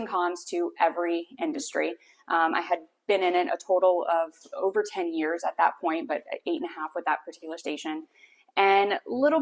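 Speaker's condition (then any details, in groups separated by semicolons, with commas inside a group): No condition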